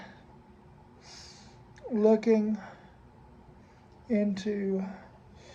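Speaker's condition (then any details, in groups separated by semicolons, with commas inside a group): Cerebral palsy; spasticity, muscle stiffness, baclofen pump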